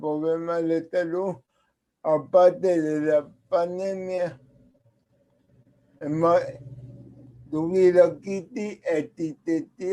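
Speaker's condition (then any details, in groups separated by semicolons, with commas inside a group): Cerebral palsy; speaks as if with potato in mouth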